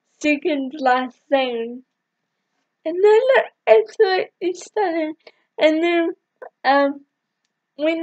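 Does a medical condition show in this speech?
Yes: cerebral palsy.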